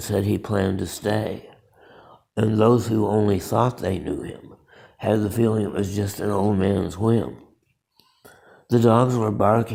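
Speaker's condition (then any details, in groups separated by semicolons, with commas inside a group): Parkinson's disease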